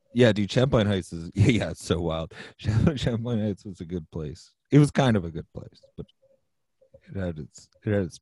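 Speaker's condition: No condition

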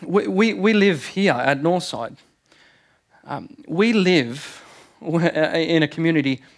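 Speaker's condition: No condition

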